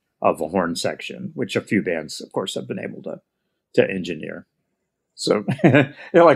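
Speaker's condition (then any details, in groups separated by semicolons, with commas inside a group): No condition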